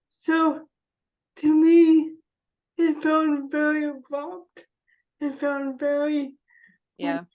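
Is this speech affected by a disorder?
Yes: cerebral palsy; spasticity.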